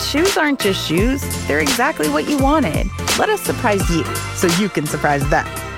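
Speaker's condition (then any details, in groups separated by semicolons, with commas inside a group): No condition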